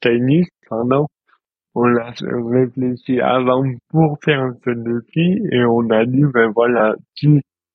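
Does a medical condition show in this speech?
Yes: dystonia; neurological movement disorder, present since birth, rare, affects fine motor skills, judo from age three to offset motor troubles; 24 years old, about 24 years since onset; speech difficulties.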